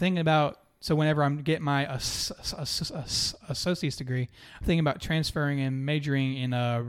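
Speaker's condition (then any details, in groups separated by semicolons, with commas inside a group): Stuttering; since earliest memory, noticed at 5 or 6, much worse by third grade at 8 or 9, several speech therapists; progressively better over last couple of years; stuttering occasionally audible during podcast; prolonged sounds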